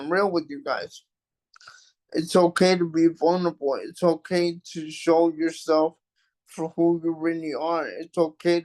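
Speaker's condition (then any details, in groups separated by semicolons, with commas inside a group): Cerebral palsy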